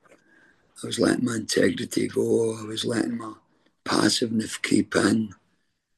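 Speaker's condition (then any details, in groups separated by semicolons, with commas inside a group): Throat cancer treatment effects, stage 4 throat cancer; voice changed by throat cancer and treatment, deep voice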